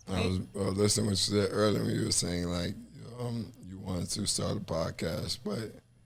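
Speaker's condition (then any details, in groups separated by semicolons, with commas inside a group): ALS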